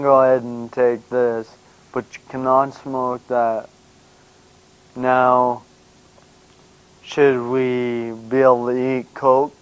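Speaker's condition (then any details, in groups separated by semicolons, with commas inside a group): Brain injury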